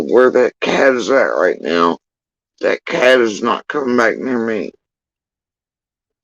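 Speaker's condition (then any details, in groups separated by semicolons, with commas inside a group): Facial paralysis after surgery; tongue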